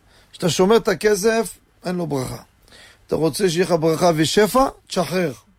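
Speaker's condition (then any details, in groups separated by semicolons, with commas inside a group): No condition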